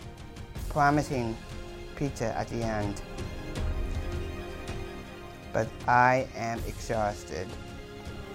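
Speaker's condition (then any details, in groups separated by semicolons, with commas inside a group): Down syndrome, trisomy 21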